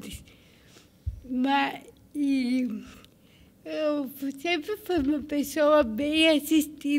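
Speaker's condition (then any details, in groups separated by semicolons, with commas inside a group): Cerebral palsy; from birth, medical negligence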